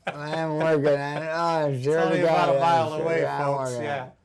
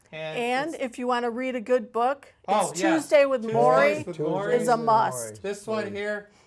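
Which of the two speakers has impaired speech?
The first: ALS; onset couple years ago, pain, pain medication.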